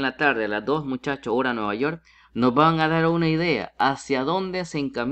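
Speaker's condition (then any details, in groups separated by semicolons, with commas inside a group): No condition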